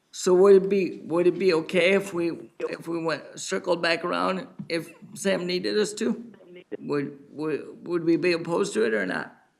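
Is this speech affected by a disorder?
Yes: cerebral palsy.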